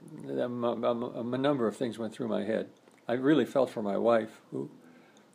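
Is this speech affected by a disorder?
Yes: Parkinson's disease; earlier breathing trouble during sleep, reduced gait, stooped posture, stiff right arm, lost force and speed.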